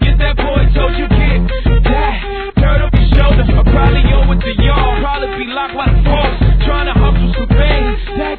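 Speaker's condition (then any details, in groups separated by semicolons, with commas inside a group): No condition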